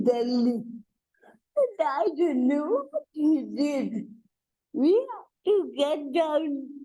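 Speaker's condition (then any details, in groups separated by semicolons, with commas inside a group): Cerebral palsy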